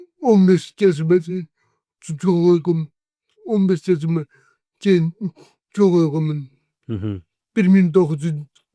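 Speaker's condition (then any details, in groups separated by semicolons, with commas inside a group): Cerebral palsy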